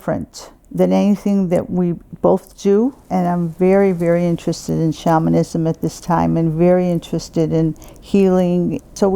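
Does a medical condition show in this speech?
No.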